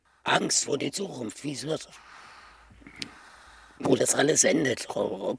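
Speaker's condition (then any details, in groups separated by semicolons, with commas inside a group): Total laryngectomy, total laryngectomy; esophageal and valve speech; total laryngectomy many years ago, fitted tracheal cannula epithesis, narrowed trachea treated surgically and with blocked cannula; speaking valve on cannula, swallowing and eating changed, over 20 kg lost after surgery, weight now stable; two voices, valve voice and esophageal ructus speech, different technique and melody, tires like hoarseness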